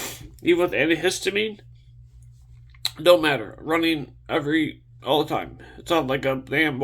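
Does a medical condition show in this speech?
No.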